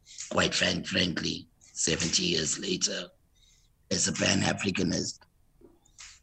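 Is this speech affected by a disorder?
Yes: total laryngectomy; total laryngectomy for rare laryngeal cancer, suspected chondrosarcoma, surgeon Dr. Ismail, five operations, 24 days ICU; 25 months since laryngectomy, speaking with voice prosthesis since fifth operation; no natural voice, earlier Stephen Hawking-like voice, prior huskier voice, spasmodic dysphonia diagnosed.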